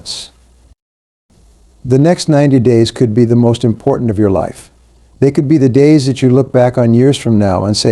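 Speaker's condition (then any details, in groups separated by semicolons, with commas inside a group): No condition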